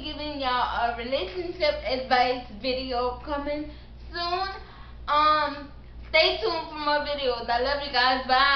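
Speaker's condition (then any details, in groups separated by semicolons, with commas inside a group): Cerebral palsy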